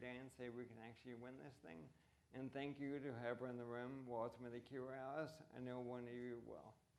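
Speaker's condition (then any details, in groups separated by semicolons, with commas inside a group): ALS; age 39, about 2.5 years since diagnosis; voice impacted, reduced fluency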